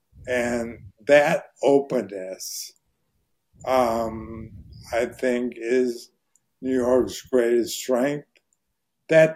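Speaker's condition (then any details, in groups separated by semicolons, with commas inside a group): ALS; voice very hoarse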